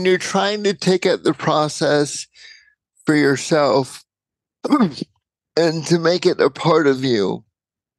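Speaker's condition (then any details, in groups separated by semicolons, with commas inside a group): Cerebral palsy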